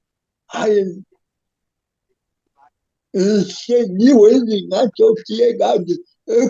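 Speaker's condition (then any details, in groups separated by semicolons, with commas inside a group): Cerebral palsy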